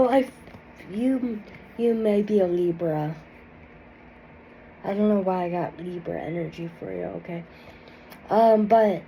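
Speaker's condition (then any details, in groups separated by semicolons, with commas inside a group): Cerebral palsy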